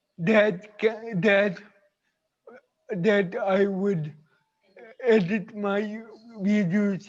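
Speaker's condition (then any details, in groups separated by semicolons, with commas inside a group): Cerebral palsy; cannot speak normally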